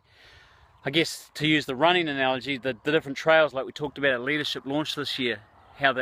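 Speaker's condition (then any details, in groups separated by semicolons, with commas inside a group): No condition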